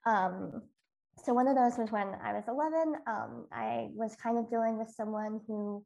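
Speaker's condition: Cleft lip and palate

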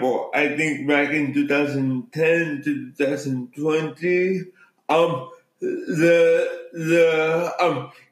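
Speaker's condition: Cerebral palsy

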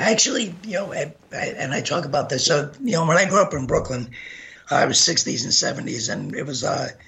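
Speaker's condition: Gunshot injury to voice box; shot 15 times

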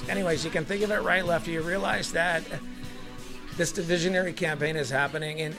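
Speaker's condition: No condition

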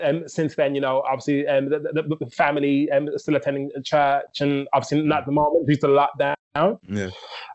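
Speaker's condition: Stammer; considered mute, did not speak until age five, needed speech therapy but never had it; stammer audible in recording, uses rhythmic techniques from rapping in everyday speech; chest and mind contract when stammering, even now, rapping Eminem lyrics let speech flow loosely; repeated sounds, repeated words

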